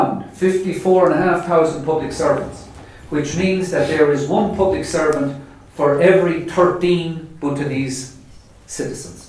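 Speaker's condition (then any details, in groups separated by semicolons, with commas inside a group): No condition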